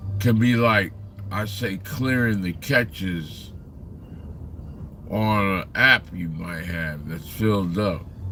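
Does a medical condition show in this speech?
Yes: slurred speech.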